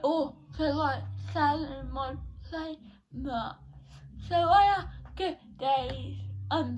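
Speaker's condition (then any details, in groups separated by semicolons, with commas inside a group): Cerebral palsy; not quadriplegic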